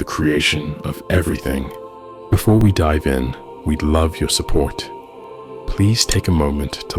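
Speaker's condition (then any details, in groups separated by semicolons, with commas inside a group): No condition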